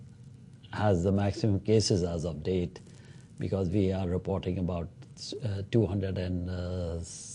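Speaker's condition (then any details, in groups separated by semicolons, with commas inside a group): No condition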